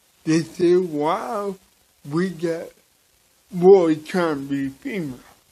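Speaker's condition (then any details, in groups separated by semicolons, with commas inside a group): Cerebral palsy; from birth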